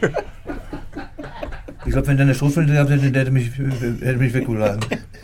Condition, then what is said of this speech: Parkinson's disease. Das Kognitive, das Denken, Gedächtnis, Sprache und so weiter ist gar nicht betroffen.